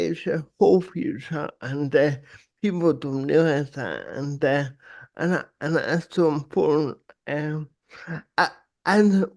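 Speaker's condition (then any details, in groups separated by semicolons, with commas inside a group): Cerebral palsy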